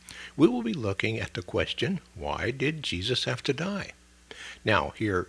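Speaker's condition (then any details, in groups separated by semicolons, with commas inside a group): No condition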